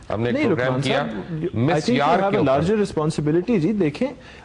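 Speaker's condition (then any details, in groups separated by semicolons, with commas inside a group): No condition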